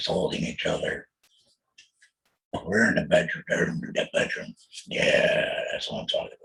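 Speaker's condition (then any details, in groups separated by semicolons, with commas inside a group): Total laryngectomy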